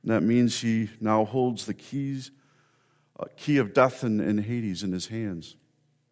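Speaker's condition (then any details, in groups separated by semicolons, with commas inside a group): No condition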